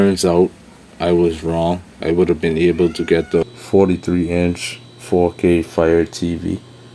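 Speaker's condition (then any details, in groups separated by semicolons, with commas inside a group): No condition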